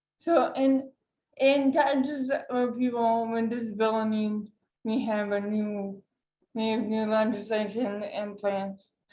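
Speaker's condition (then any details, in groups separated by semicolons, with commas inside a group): Cerebral palsy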